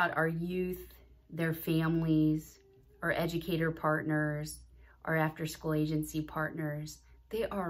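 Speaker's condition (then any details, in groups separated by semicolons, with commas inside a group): No condition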